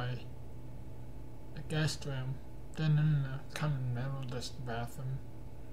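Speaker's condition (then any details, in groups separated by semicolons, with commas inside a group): Cerebral palsy; cannot stand beyond 10 minutes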